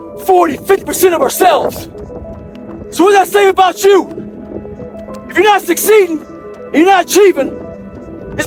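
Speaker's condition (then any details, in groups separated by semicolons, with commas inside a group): No condition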